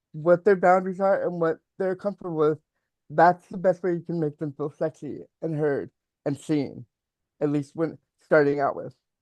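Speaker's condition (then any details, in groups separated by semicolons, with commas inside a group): Cerebral palsy; mild speech impediment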